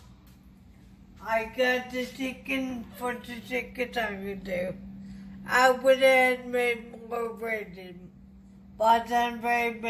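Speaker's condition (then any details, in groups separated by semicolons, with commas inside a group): Traumatic brain injury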